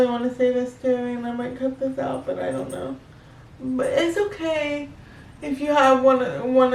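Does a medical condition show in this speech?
Yes: cerebral palsy.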